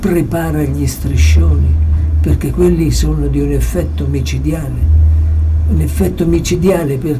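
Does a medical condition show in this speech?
Yes: Parkinson's disease; approaching final stage.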